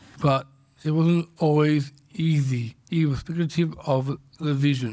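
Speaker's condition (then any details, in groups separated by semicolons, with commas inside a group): Down syndrome; congenital, diagnosed at birth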